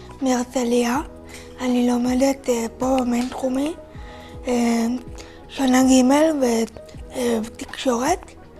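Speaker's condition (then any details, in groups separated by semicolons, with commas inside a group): Cerebral palsy; from birth, physical disability only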